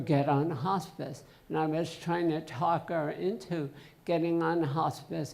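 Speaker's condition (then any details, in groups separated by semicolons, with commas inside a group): Essential tremor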